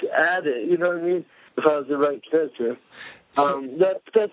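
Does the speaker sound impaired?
Yes: cerebral palsy; speech may sound drunk to radio listeners.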